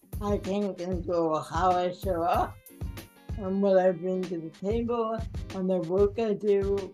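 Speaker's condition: Cerebral palsy; mild

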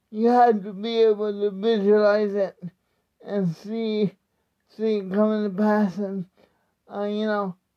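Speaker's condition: Cerebral palsy; speech not affected by disability

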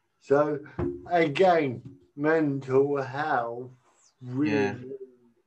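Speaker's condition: Cerebral palsy; cerebral palsy from birth

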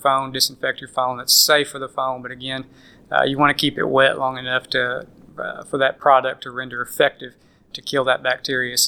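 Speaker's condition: No condition

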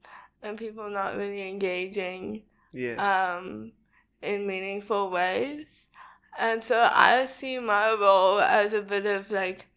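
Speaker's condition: Cerebral palsy, spastic quadriplegic

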